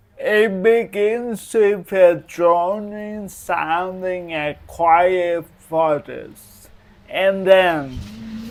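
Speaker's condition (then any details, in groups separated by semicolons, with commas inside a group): Cerebral palsy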